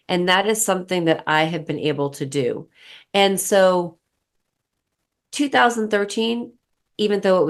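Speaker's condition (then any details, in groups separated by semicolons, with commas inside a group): No condition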